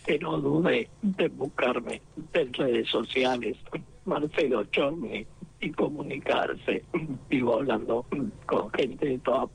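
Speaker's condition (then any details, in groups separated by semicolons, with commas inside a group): Laryngectomy, esophageal speech; esophageal voice, very hard to relearn, sounds fairly clear, no assistive device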